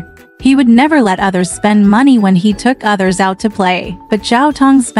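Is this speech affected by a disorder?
No.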